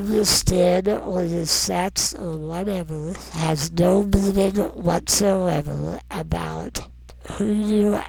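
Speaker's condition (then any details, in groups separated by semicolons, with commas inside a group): Non-progressive muscular dystrophy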